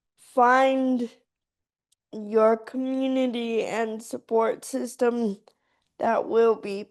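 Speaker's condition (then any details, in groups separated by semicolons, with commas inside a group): Cerebral palsy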